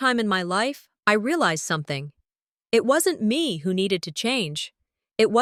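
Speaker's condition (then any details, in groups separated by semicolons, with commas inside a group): No condition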